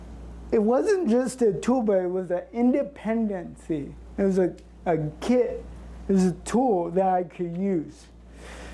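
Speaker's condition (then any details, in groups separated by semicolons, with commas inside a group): Cerebral palsy; since birth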